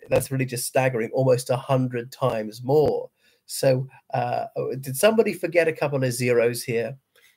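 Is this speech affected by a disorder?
No.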